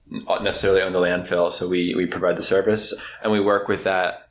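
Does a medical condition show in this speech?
No.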